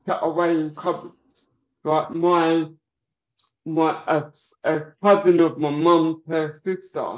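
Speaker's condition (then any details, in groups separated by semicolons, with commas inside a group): Cerebral palsy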